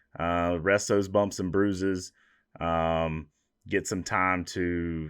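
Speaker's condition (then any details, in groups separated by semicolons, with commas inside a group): No condition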